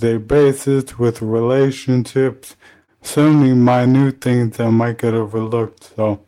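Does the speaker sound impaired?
Yes: ALS; young onset, diagnosed age 29, progressive neurodegenerative, affects walking, speech and eventually breathing; still speaking, speech loss expected, breathing failure expected, tracheotomy with 24-hour care and suctioning anticipated.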